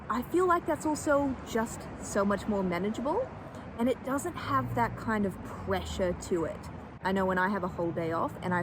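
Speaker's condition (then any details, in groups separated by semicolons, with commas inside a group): No condition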